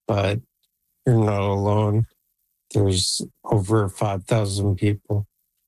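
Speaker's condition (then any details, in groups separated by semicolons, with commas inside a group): ALS; Elon Musk's N1 brain implant surgery in clinical trial, controls computer by thought; age 48, implant currently used for communicating by computer, symptoms progressing; voice deteriorating, expects soon to lose ability to talk, plans ai voice via neuralink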